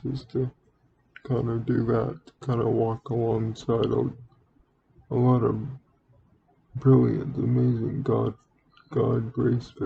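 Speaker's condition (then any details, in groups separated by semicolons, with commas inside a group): Cerebral palsy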